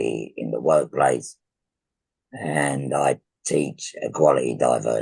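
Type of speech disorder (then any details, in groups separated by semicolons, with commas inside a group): Speech with a voice prosthesis; laryngectomy for laryngeal cancer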